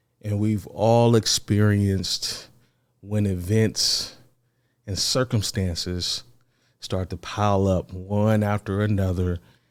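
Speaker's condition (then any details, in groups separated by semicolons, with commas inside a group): No condition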